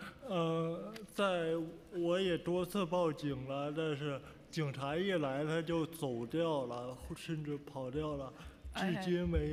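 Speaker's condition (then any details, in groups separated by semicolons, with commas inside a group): Cerebral palsy; speech impediment, needs extra time, uses interpreter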